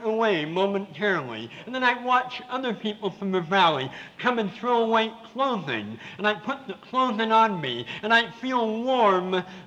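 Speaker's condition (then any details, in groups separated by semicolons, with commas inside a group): Severe cleft palate with lisp; could not speak clearly for first 17 years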